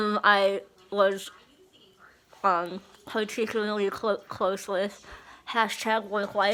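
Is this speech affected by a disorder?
Yes: Moebius syndrome.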